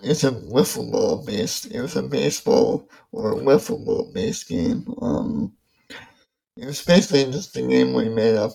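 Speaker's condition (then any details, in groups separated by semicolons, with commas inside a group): ALS; amyotrophic lateral sclerosis diagnosed August 2011 at age 27, symptoms began before diagnosis, progressive muscle weakness; affects mouth function, reading aloud affected, apologizes for speech, host takes over reading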